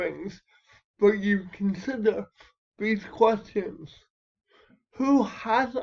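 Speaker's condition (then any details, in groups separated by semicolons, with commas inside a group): Cerebral palsy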